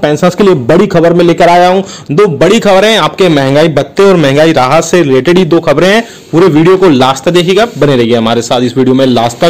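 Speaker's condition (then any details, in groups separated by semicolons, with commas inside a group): No condition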